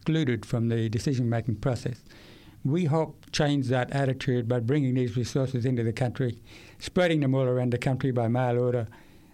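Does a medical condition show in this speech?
Yes: profound deafness; profound deafness acquired at age 8 after language acquisition, not born deaf; profound hearing loss for many years, struggles in difficult listening situations; speaks orally, language acquired before hearing loss.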